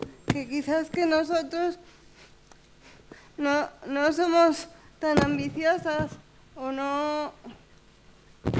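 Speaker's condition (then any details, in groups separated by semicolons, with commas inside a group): Cerebral palsy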